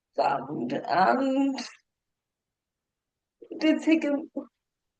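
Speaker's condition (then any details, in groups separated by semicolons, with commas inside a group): Cerebral palsy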